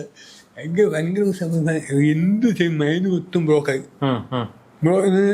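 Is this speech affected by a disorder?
Yes: cerebral palsy.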